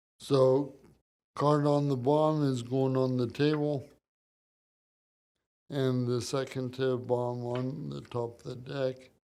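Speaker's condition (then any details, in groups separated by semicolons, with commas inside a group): Cerebral palsy; from birth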